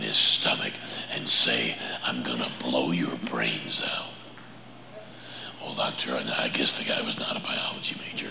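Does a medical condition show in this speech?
Yes: laryngeal cancer; deep raspy 'Batman voice', much weaker than before, prosthesis speech planned after laryngectomy.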